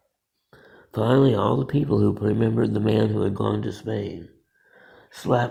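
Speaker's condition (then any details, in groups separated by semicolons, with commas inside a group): Parkinson's disease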